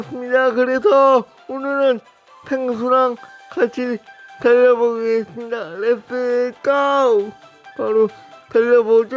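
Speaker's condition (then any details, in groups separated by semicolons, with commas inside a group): Brain lesion disability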